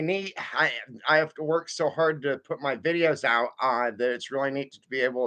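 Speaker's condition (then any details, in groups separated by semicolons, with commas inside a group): No condition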